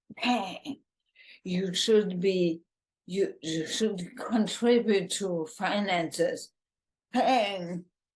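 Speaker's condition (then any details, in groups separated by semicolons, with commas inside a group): ALS, bulbar form, bulbar onset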